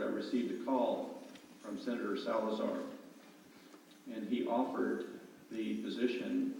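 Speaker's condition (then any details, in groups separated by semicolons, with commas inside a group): No condition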